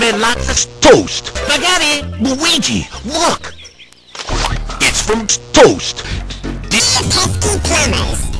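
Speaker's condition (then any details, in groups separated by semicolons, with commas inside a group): No condition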